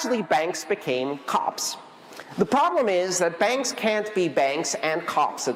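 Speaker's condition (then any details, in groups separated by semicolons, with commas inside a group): No condition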